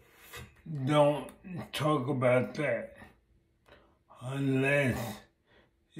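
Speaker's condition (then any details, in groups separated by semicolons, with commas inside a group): Multiple sclerosis; affects left side and voice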